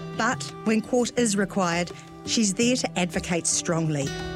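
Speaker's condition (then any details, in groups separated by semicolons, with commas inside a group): No condition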